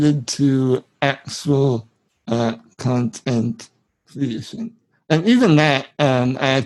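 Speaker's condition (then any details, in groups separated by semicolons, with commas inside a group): Spinal muscular atrophy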